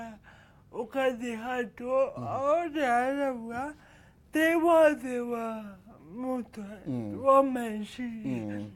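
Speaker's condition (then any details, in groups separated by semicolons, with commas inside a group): Cerebral palsy; speaks slowly, speaking effortful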